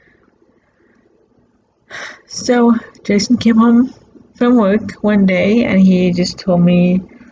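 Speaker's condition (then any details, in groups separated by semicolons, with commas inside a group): Cerebral palsy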